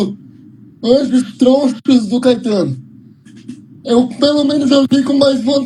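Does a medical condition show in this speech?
Yes: cerebral palsy; uses wheelchair.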